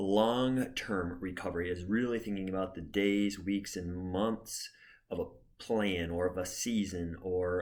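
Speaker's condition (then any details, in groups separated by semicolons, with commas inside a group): No condition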